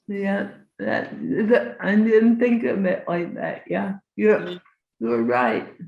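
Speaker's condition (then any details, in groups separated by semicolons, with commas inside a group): Cerebral palsy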